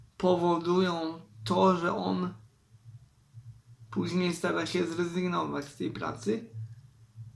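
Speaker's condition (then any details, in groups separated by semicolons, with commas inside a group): Cerebral palsy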